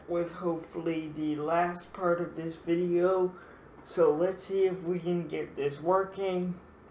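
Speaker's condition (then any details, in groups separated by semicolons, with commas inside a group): Cerebral palsy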